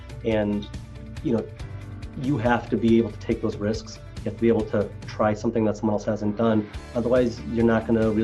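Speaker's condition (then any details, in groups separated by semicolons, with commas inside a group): No condition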